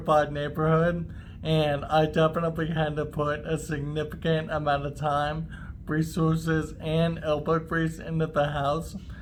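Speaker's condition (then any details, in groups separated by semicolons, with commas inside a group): ALS; voice affected, worse under stress, chronic cough, improved with treatment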